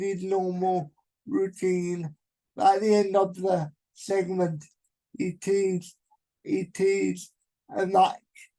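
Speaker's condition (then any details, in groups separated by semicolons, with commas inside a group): Cerebral palsy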